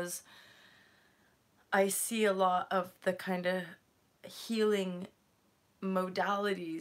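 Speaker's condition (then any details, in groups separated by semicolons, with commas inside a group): No condition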